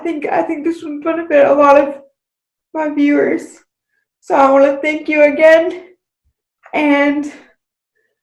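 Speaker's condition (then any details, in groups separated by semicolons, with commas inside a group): Cerebral palsy, spastic quadriplegia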